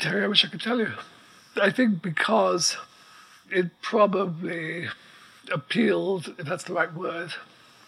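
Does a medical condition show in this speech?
Yes: ALS; progressive neuromuscular illness, paralyzed from neck down, effectively quadriplegic; breathes with respirator apparatus, diagnosed about two years earlier, writes through dictation; voice still working perfectly well, breathing apparatus audible in background.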